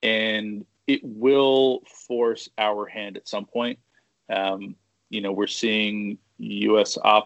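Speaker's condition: No condition

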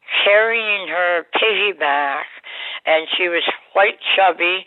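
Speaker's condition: Oral cancer surgery, jaw removal

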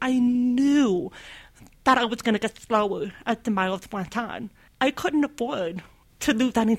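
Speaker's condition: Deafness; completely deaf right ear

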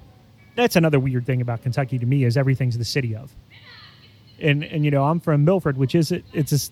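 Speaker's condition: No condition

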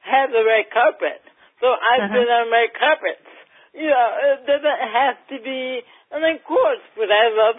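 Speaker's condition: Cerebral palsy, mild; mildly affects speech

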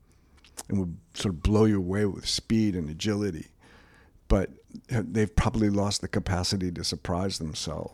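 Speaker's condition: No condition

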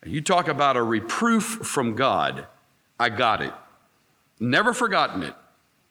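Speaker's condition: No condition

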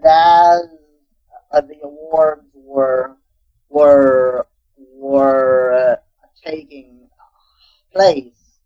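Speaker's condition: Stuttering; involved with Our Time, youth theater company for stuttering, New York City; repeated words, prolonged sounds, blocks

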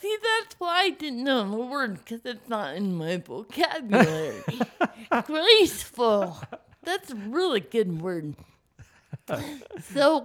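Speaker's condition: Cerebral palsy; cerebral palsy from 28 minutes without breathing at birth, brain oxygen loss, involuntary movements, permanent, thinking unaffected; wiggles a lot, falls at times; cerebral palsy affects speech, voice sounds different, speaking is hard

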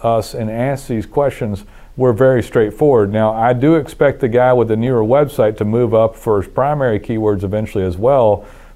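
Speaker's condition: No condition

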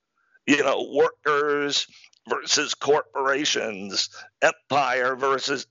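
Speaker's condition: Spasmodic dysphonia; considered incurable

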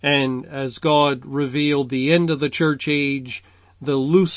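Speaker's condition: No condition

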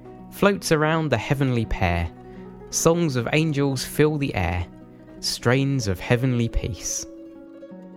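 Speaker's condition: No condition

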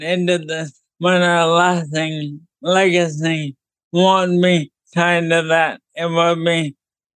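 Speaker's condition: ALS; hard to talk clearly

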